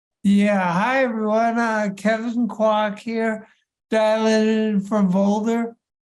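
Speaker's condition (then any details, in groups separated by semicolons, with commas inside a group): Parkinson's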